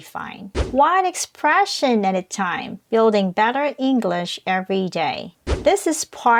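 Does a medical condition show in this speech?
No.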